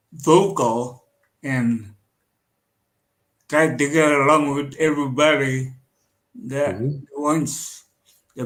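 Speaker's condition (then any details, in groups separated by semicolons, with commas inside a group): Cerebral palsy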